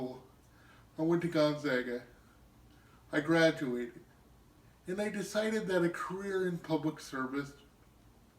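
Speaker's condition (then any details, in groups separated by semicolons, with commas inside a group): Cerebral palsy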